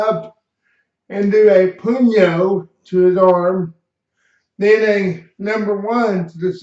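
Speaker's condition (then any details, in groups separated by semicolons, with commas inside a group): Cerebral palsy; slight speech impediment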